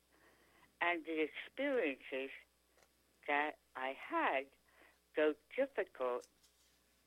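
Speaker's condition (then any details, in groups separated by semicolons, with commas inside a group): Tongue cancer; could not speak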